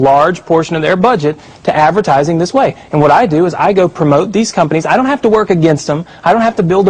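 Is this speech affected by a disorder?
No.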